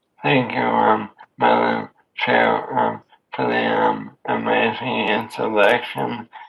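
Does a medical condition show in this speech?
Yes: amyotrophic lateral sclerosis; voice and hands affected.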